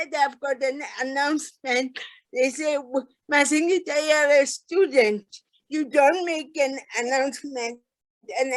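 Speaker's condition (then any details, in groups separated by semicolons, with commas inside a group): Cerebral palsy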